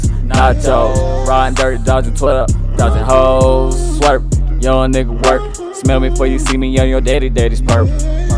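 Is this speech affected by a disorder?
No.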